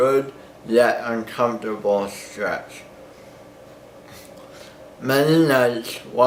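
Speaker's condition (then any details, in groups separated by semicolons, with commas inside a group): Cerebral palsy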